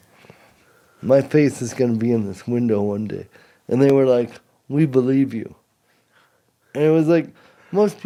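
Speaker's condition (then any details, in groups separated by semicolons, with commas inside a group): Cerebral palsy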